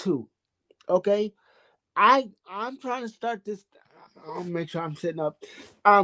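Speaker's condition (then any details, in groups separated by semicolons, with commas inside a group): Cerebral palsy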